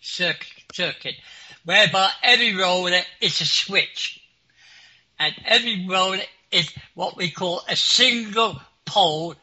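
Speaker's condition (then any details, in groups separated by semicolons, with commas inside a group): Clinically deaf; clinically deaf since school age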